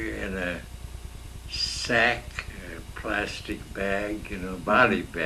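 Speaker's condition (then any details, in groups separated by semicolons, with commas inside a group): Myasthenia gravis; neurological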